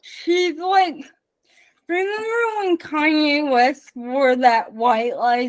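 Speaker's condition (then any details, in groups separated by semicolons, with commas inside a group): Spastic cerebral palsy, mixed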